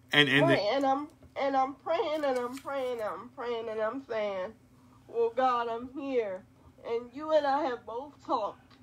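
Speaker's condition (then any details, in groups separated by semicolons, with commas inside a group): Quadriplegic cerebral palsy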